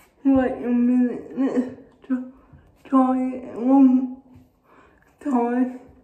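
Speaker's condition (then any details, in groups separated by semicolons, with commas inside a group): Cerebral palsy; uses feeding aid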